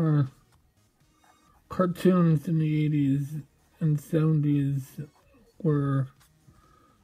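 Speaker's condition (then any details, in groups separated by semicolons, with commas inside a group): Mobius syndrome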